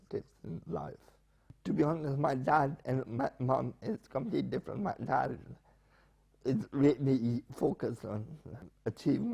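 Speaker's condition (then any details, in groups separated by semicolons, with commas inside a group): Spastic paraplegia with essential tremor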